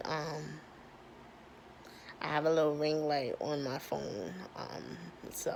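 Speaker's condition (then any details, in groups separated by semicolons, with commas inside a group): Cerebral palsy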